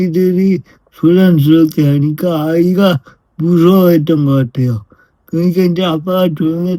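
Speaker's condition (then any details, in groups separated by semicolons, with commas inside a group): Brain lesion disability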